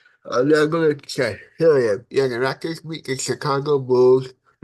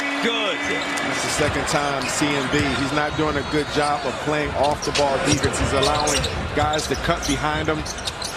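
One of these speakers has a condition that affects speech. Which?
The first: cerebral palsy; from birth, affects brain and body muscles.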